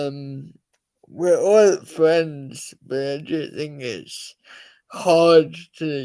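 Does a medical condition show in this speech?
Yes: cerebral palsy.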